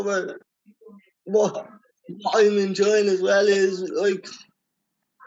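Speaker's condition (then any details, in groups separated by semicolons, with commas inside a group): Cerebral palsy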